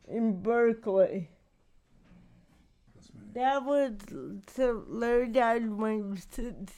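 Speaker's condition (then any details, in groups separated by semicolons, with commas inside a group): Cerebral palsy; not degenerative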